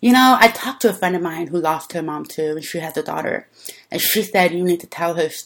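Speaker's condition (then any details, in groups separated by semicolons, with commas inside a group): Deafness; deaf since childhood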